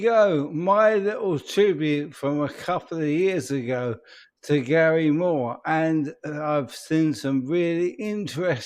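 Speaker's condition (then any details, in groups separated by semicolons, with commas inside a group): ALS; speech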